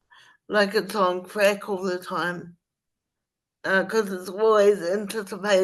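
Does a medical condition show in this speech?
Yes: spastic cerebral palsy.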